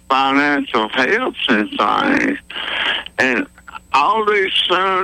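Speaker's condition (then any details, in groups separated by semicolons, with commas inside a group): Mouth cancer surgery, tongue replaced, tongue reconstruction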